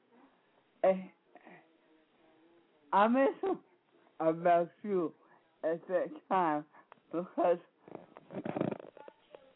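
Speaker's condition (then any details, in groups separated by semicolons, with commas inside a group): Speech impediment; voice affected by disability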